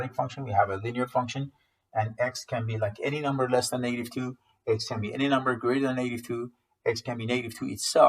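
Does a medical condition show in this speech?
No.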